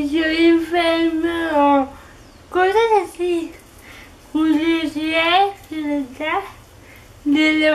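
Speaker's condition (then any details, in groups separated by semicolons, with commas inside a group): Cerebral palsy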